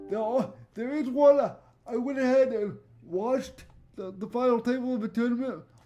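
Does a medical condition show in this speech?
Yes: cerebral palsy; voice tone sometimes odd.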